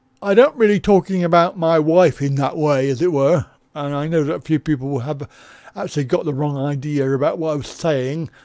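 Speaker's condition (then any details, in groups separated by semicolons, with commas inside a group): Cerebral palsy; back surgery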